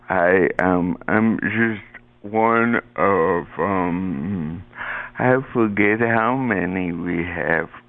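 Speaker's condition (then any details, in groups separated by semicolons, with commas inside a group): Cerebral palsy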